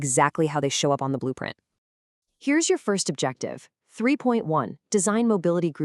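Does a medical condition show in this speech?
No.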